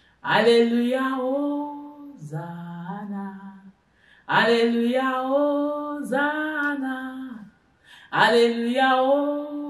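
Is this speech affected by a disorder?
No.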